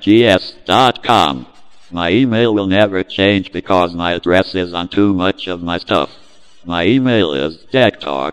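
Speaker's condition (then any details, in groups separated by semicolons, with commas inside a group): Cerebral palsy; own speech hard to understand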